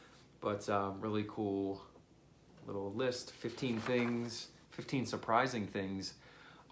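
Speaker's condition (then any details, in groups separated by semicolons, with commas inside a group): No condition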